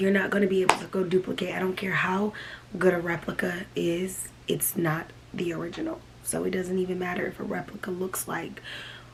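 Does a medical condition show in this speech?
No.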